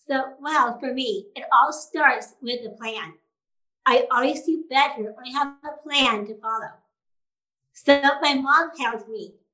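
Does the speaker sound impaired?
Yes: Down syndrome.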